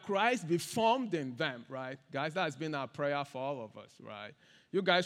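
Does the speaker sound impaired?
No.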